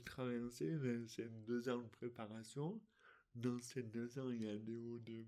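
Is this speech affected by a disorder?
Yes: dystonia; articulation difficulties.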